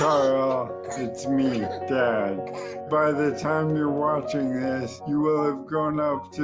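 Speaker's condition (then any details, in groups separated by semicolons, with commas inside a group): ALS, speech-generating device; speaks through computer voice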